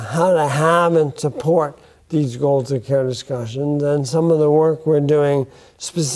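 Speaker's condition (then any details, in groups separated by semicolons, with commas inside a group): Bulbar onset ALS; affects speech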